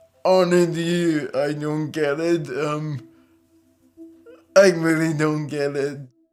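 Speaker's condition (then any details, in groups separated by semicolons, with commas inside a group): Cerebral palsy; physical disability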